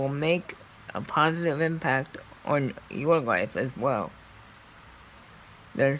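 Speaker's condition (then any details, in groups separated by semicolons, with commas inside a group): Cerebral palsy; scoliosis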